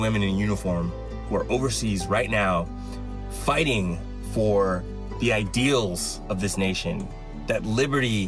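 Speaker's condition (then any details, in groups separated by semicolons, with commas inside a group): No condition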